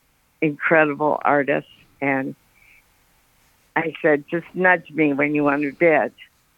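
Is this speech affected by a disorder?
Yes: Parkinson's; recent onset, uses elevator at home, staff provide daily care.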